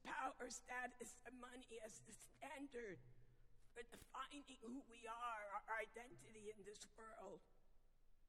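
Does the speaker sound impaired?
Yes: vocal dysphonia; noticeably sultry voice, not painful.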